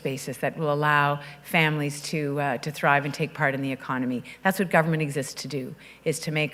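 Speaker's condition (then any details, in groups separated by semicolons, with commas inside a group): No condition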